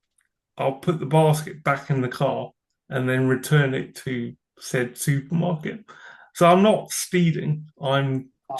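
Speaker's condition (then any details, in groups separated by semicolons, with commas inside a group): Cerebral palsy; from birth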